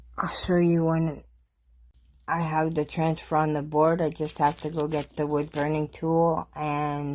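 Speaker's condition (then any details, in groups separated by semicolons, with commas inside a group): Cerebral palsy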